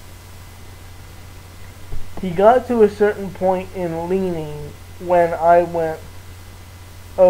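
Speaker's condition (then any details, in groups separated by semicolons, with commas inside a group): Cerebral palsy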